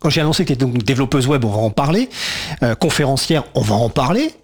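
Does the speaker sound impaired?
No.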